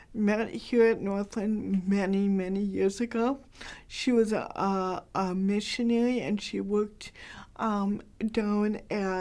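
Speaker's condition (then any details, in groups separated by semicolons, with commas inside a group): Cerebral palsy, mild; hard to understand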